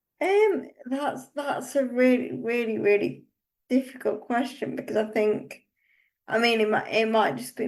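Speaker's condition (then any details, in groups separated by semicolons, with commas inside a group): Cerebral palsy; uses wheelchair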